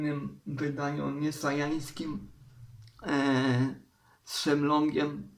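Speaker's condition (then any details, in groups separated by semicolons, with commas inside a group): Cerebral palsy; uses wheelchair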